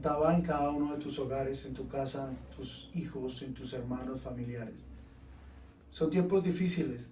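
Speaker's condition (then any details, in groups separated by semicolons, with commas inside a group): No condition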